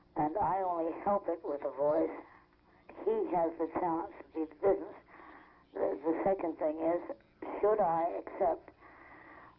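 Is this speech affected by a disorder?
Yes: laryngeal cancer; left throat cancer a year ago, now large right-side tumor, judged incurable at Children's Hospital, San Francisco; just out of hospital, surgery planned next week to remove tumor, throat and voice box, considering Laetrile in Mexico.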